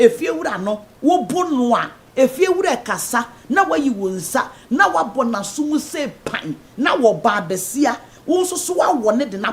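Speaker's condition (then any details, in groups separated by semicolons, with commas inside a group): No condition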